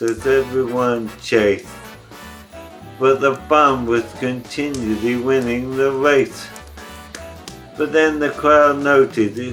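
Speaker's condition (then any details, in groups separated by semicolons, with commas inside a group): ALS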